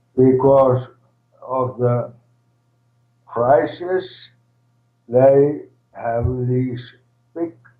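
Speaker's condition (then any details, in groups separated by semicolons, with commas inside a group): ALS, primary lateral sclerosis; first diagnosed ALS, rediagnosed PLS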